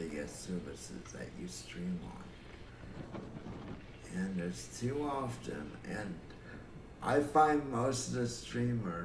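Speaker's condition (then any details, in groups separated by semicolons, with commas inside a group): Cerebral palsy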